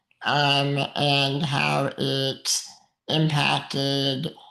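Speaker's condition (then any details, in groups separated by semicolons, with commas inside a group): Muscular dystrophy; uses wheelchair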